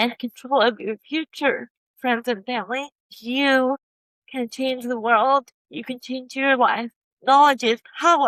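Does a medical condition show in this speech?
Yes: cerebral palsy.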